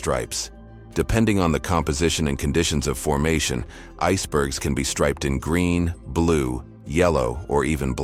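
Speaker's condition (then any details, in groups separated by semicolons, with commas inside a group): No condition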